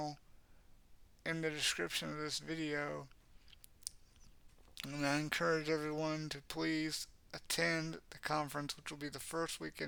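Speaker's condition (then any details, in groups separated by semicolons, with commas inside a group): Cerebral palsy; has had speech therapy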